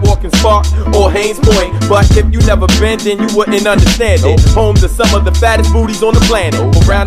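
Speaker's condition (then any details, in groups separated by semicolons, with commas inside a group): No condition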